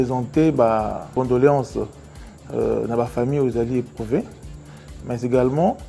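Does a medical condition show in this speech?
No.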